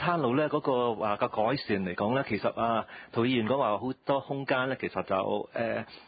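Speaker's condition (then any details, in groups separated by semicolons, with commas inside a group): No condition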